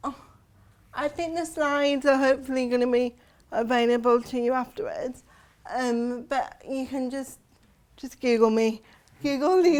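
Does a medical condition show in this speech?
Yes: cerebral palsy; since birth.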